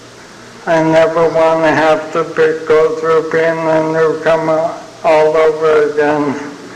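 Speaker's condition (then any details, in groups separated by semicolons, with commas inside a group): ALS (Lou Gehrig's disease); young onset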